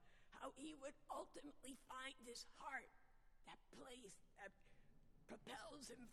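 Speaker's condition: Vocal dysphonia; vocal dysphonia diagnosed

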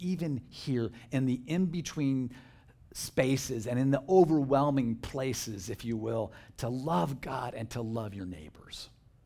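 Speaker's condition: No condition

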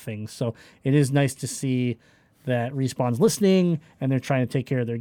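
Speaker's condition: Cleft palate; congenital cleft palate

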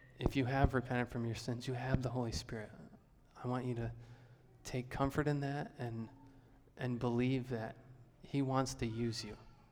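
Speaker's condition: No condition

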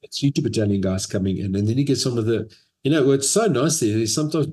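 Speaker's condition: No condition

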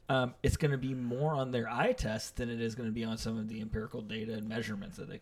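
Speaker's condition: No condition

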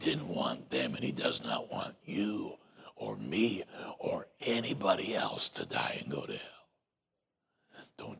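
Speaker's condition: Voice box removal needed; vocal cord cancer

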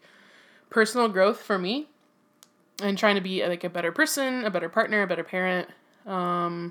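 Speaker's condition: No condition

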